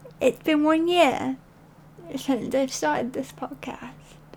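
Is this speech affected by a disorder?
Yes: cerebral palsy.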